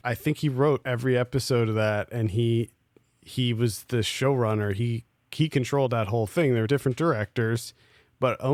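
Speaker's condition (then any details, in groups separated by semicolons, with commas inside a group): No condition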